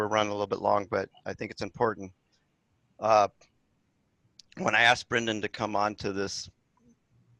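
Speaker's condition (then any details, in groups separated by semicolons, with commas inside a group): No condition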